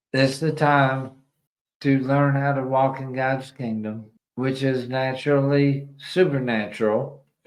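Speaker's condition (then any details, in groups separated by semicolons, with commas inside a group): ALS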